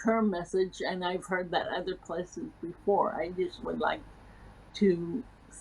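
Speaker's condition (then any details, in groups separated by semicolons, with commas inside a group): Cerebral palsy; from birth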